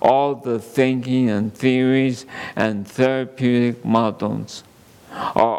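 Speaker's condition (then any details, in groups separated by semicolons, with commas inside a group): ALS; under neurologist care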